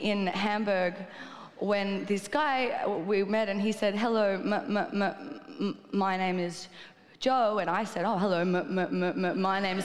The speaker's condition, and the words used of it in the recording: Stuttering. Like, she stutters big time when she talks.